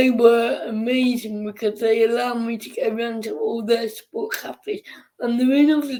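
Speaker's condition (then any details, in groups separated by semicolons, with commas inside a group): Cerebral palsy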